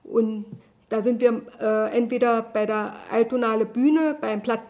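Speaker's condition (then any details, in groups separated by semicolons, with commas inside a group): Deafness; German sign language, Ava app on iPhone for captions, interpreters or communication assistant in groups; can speak aloud, salesman doubted deafness because of speaking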